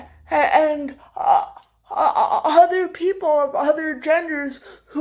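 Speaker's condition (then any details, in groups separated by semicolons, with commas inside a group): Cerebral palsy, severe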